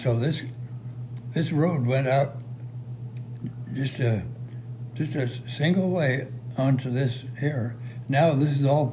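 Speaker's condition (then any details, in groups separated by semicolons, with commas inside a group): Parkinson's; severe, says unable to move anything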